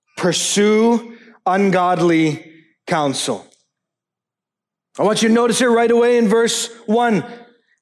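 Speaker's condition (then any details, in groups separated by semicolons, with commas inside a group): No condition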